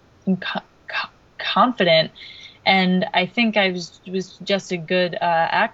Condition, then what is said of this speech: Stuttering. And there are times when, if I really want to, I can slow my speech down just a little bit and stutter significantly less.